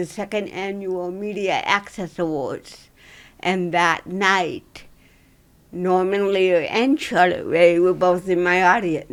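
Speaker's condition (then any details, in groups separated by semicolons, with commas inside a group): Cerebral palsy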